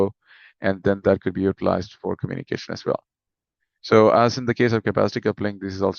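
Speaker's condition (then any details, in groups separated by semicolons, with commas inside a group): No condition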